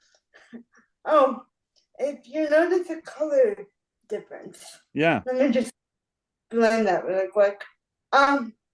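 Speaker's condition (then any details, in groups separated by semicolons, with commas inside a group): Spastic cerebral palsy; uses wheelchair; can speak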